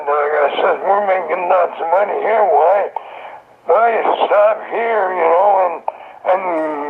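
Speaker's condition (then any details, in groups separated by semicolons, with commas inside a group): Throat cancer; survivor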